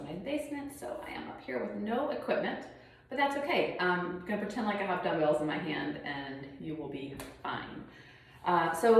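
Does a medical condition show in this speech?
No.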